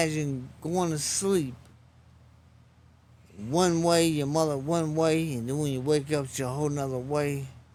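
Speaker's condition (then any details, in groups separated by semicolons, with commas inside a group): Traumatic brain injury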